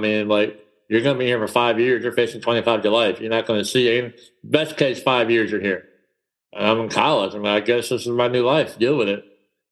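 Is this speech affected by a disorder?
Yes: cleft palate; congenital cleft palate, multiple surgeries; speech impediment in childhood, speech therapy after moving south, others mocked way of talking.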